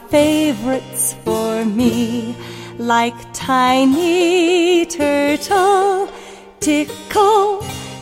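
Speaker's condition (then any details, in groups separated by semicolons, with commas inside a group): No condition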